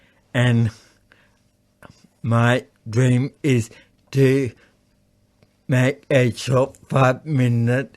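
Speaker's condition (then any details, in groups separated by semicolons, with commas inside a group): Acquired brain injury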